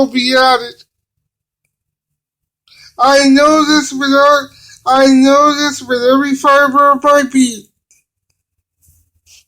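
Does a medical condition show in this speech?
Yes: cerebral palsy; limited use of the hands.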